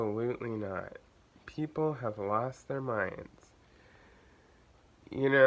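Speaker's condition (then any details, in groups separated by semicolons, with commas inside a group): Cerebral palsy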